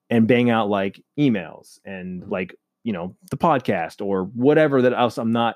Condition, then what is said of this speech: None; typical speech.